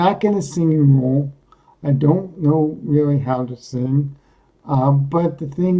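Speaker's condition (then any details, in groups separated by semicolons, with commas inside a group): Cerebral palsy; speaks coherently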